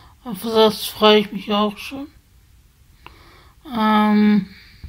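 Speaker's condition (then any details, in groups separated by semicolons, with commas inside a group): Spasticity from birth; multiple sclerosis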